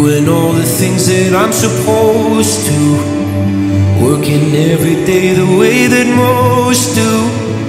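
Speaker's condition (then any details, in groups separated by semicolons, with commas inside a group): No condition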